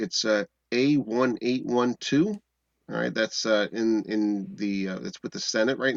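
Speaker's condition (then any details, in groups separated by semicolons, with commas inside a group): No condition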